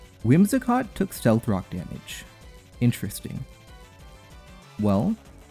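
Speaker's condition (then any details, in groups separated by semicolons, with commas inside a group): No condition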